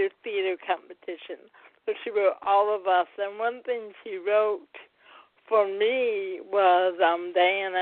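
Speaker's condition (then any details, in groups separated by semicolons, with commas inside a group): Cerebral palsy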